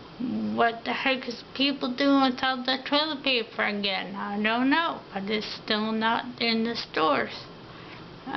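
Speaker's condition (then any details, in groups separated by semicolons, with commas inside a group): Ataxia; affects mouth and tongue coordination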